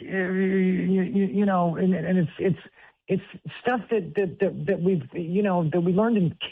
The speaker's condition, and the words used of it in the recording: Stuttering. And then... You know, I had these stuttering problems as a child and into adulthood, and still kind of lurks, you know, still there a little bit.